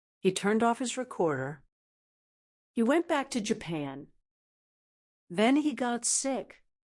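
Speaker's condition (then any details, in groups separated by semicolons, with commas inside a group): No condition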